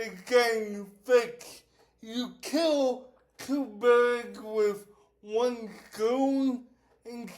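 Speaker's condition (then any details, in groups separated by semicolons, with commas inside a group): Cerebral palsy; affects whole body; affects speech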